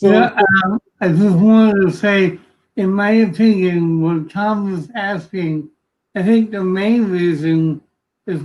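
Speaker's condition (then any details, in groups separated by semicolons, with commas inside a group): Cerebral palsy; from birth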